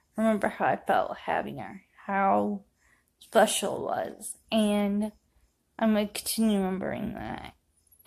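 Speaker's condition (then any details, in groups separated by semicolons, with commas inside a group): Cerebral palsy; affects walking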